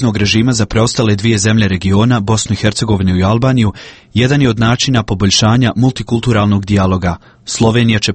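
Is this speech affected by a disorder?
No.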